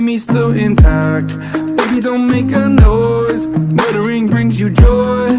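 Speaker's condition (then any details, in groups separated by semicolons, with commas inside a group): No condition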